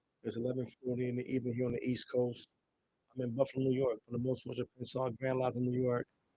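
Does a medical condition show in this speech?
No.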